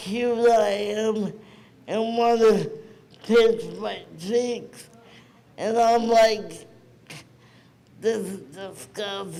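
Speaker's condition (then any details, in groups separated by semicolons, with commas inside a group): Cerebral palsy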